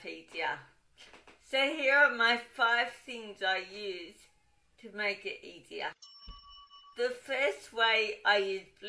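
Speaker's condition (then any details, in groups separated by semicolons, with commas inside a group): Cerebral palsy, dystonic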